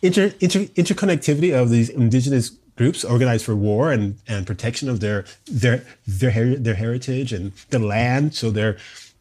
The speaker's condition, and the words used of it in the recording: Stuttering. And I feel like when I speak, I have this continual rupture.